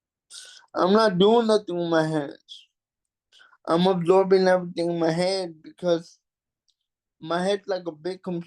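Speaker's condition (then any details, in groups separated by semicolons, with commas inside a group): Cerebral palsy; mild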